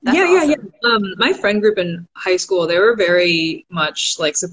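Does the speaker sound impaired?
No.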